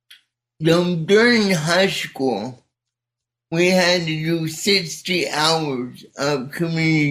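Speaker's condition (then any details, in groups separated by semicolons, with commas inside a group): Cerebral palsy; speech not affected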